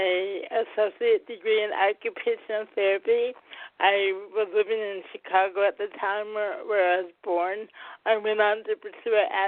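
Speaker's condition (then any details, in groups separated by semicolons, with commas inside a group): Cerebral palsy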